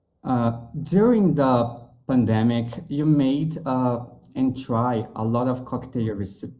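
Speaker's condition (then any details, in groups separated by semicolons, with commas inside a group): No condition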